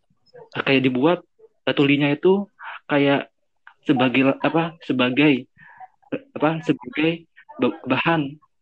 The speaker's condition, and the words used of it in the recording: Stuttering. Soalnya saya saya saya pribadi melakukan hal itu dan gagap saya pun udah semakin hari semakin berkurang.